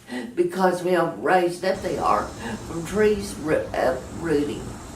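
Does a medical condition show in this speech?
Yes: cerebral palsy, mild.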